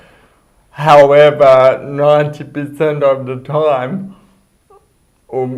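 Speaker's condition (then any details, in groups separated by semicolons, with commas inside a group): Cerebral palsy; speech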